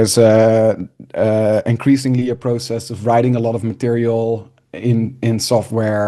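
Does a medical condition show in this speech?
No.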